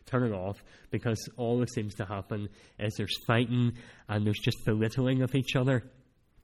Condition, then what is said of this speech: Cleft palate. I have a cleft palate, which means my speech is not that clear at times.